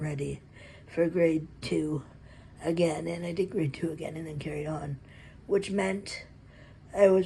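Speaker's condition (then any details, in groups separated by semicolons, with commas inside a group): Cerebral palsy; predominantly physical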